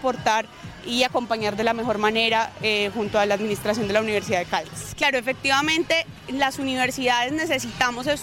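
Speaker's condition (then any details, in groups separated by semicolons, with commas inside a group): No condition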